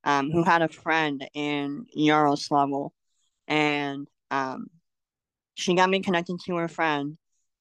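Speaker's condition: Cleft lip and palate; congenital

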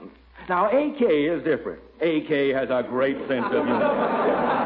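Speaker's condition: No condition

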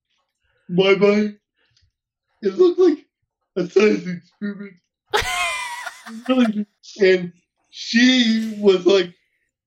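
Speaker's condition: Cerebral palsy; uses wheelchair, hearing intact

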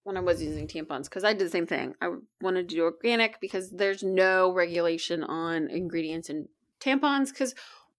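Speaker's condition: No condition

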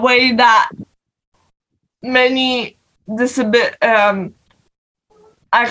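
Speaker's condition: Cerebral palsy; non-progressive

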